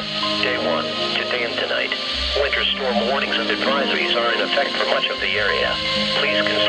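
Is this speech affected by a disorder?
No.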